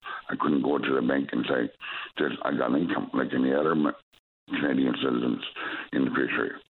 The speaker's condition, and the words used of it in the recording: Stroke. So, you know, I still talk to you back time, but it don't, like, a lot of glitches, like a lot of stuff missing, you know, like,